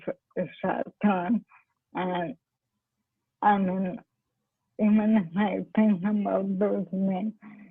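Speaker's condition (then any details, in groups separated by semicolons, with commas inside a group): ALS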